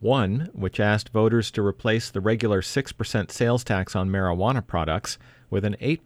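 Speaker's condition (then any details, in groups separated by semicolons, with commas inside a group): No condition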